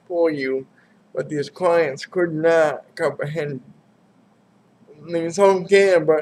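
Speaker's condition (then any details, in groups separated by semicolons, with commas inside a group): Cerebral palsy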